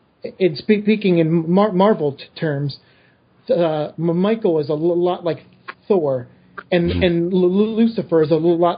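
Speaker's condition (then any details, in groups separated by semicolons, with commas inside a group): Stutter; noticeable enough that listeners might mistake it for audio problems; repeated sounds, repeated words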